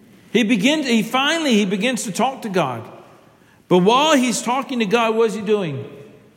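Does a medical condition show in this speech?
No.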